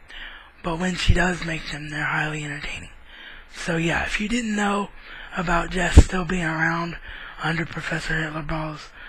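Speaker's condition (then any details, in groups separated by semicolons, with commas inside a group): Cerebral palsy; wheelchair bound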